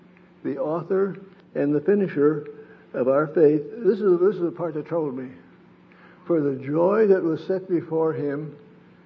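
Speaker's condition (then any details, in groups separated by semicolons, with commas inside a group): Parkinson's disease; sleep disrupted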